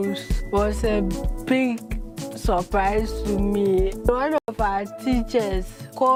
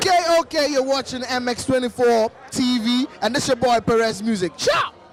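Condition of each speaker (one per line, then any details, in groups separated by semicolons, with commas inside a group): Cerebral palsy; from birth; present for 24 years
No condition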